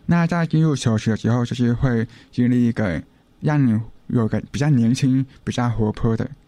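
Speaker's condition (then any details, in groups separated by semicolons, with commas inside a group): Hearing impairment; uses hearing aids; wears hearing aids; host hints hearing loss may be audible to listeners, says can speak well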